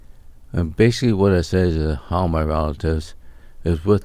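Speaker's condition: ALS; recently diagnosed, weakening body, cane always, MSU voice banking twice weekly with Tessa, William

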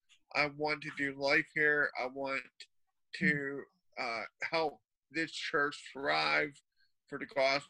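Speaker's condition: Cerebral palsy; cerebral palsy since birth

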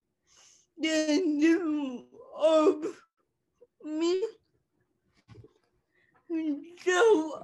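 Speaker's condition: Cerebral palsy; uses songs to get point across

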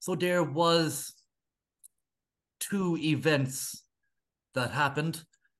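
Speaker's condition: Stuttering; onset age 4 after fall with head impact, four front teeth knocked out, retrained over many years; still stutters at times, mental aspect largely gone, no lung, diaphragm pressure or facial contortions; once avoided speaking or had others speak, formerly facial contortions, breathing pressure, blocked on roll call word; blocks

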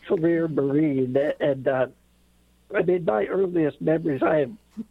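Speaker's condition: Late-onset Pompe disease; onset age 5-6

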